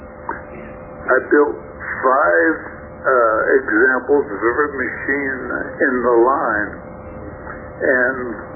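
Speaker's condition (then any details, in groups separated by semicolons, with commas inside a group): Stroke affecting throat muscles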